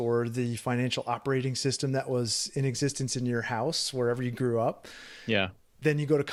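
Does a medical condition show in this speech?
No.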